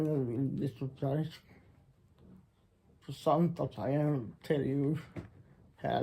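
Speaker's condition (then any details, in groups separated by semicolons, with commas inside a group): Muscular Parkinson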